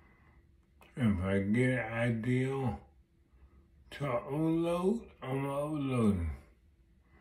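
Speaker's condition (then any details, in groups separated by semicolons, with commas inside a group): Multiple sclerosis; unable to walk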